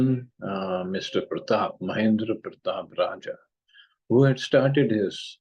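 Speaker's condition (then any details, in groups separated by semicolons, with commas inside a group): No condition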